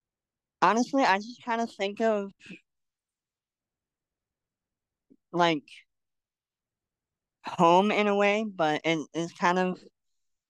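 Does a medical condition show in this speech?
Yes: cleft lip and palate; congenital, frequent illness and hospital stays in first year.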